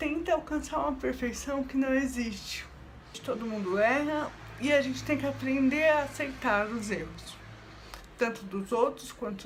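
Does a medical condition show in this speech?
Yes: cerebral palsy.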